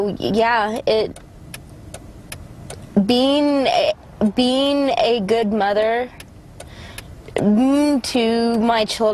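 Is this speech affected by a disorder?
Yes: cerebral palsy, severe; severe stutter, calmer less rushed speech after marijuana.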